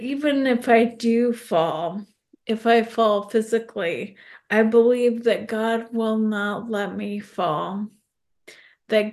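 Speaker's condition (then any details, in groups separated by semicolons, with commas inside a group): ALS; tongue fasciculations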